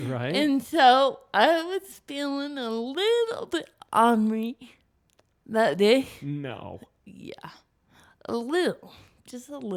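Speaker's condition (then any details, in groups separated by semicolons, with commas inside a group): Cerebral palsy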